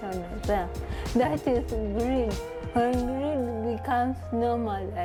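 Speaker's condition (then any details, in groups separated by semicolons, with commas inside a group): Cerebral palsy; from birth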